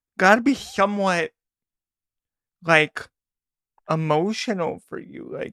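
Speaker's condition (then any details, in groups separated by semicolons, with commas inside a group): Cerebral palsy; work equipment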